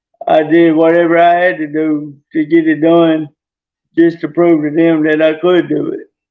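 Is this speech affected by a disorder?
Yes: traumatic brain injury.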